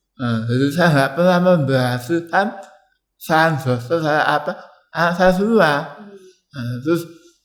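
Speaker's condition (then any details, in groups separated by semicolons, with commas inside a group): Tongue cancer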